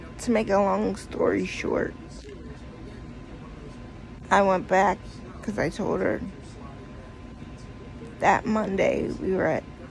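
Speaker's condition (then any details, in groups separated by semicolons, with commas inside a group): Cerebral palsy; sounds out of breath after therapy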